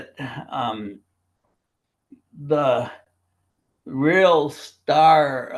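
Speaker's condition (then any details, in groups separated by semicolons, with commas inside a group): Primary lateral sclerosis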